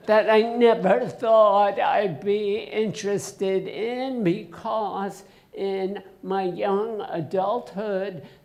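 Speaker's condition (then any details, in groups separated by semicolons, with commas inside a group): Essential tremor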